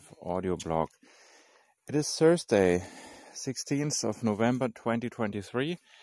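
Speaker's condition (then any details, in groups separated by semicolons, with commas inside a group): No condition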